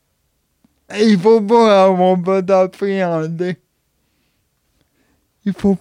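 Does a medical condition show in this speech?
Yes: cerebral palsy; since birth, unable to walk, personal helper comes, respite house since age 8 or 9; age 31.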